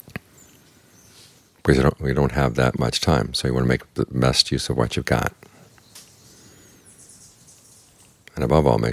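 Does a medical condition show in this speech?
No.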